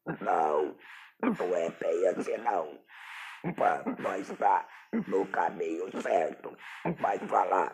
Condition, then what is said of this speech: Throat cancer. E hoje, graças a Deus e graças à Fonoaudiologia, eu estou falando com voz esofágica.